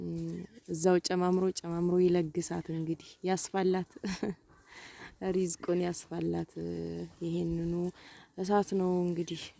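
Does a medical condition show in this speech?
No.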